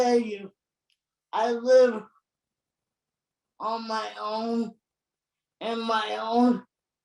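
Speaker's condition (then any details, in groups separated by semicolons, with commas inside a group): Cerebral palsy; present from birth, premature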